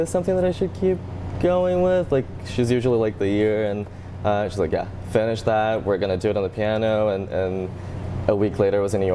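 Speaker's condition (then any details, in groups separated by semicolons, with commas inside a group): No condition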